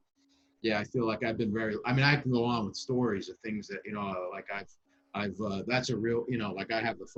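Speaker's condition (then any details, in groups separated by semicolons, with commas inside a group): No condition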